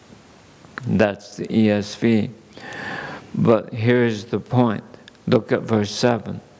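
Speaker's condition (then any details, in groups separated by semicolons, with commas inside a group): ALS; seeing doctors for multiple organic issues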